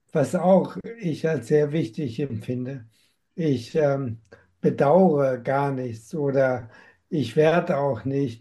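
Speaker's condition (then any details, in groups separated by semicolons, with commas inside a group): Amyotrophic lateral sclerosis; diagnosed at 47, slower course than other affected patients; has tried many approaches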